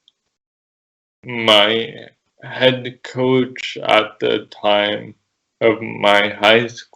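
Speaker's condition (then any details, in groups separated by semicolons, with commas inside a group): Cerebral palsy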